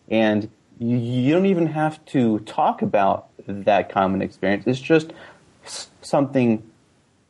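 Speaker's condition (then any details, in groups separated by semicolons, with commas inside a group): Stuttering; formerly on receiving end of stuttering support groups, NSA local chapters; talks more freely about and advertises stuttering, less ashamed since joining Stutter Social hangouts; repeated sounds, prolonged sounds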